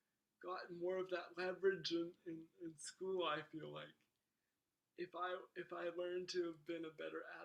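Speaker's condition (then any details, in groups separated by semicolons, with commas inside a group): Cerebral palsy; wheelchair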